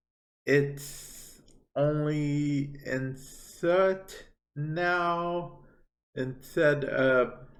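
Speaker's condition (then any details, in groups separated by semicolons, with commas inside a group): Cerebral palsy; affects speech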